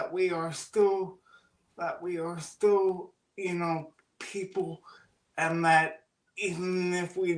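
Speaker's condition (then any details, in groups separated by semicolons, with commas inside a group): Cerebral palsy; oxygen loss at birth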